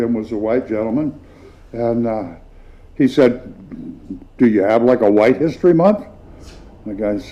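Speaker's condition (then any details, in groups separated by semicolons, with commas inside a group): No condition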